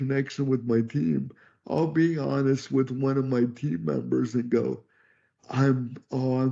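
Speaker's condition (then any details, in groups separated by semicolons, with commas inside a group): Cerebral palsy; could not talk until age 12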